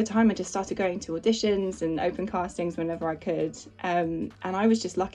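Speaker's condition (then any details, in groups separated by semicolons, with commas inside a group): No condition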